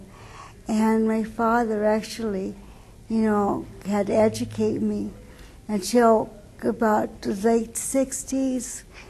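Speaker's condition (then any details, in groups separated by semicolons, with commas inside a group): Cerebral palsy; wheelchair user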